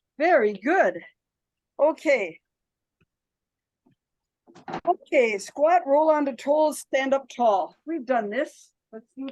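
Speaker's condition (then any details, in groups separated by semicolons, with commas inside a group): No condition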